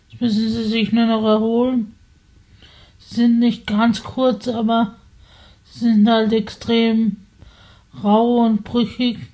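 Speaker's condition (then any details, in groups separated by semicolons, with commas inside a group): Spasticity from birth; multiple sclerosis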